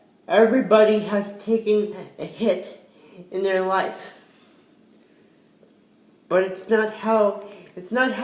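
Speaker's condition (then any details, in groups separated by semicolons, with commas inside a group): Cerebral palsy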